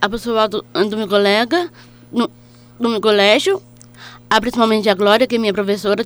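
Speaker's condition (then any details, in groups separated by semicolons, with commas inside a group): Down syndrome; present since birth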